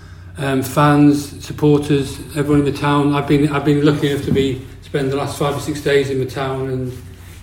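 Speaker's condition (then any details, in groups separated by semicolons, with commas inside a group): Parkinson's disease; no cure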